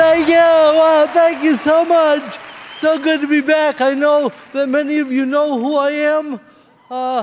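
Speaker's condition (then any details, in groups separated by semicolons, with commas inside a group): Cerebral palsy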